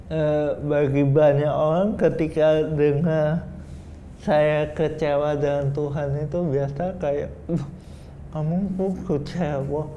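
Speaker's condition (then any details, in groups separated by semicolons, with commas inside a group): Cerebral palsy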